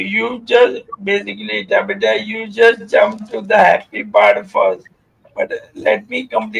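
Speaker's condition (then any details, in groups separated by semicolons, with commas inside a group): Motor neuron disease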